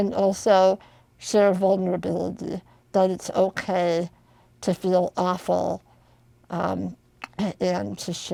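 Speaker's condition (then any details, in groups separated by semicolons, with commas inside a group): Spinal muscular atrophy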